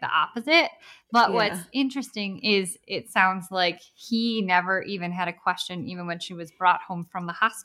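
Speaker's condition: Bilateral cleft lip and palate; congenital, born essentially without palate, unable to breastfeed, infant palatal obturator, multiple surgeries including jaw surgery

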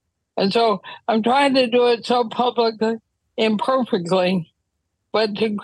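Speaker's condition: ALS; wheelchair use when traveling

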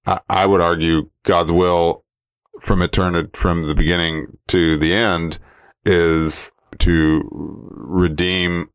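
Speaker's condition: No condition

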